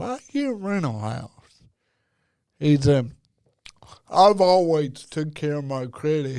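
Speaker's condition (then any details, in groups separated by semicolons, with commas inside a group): Cerebral palsy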